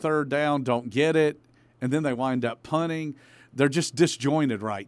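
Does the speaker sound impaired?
No.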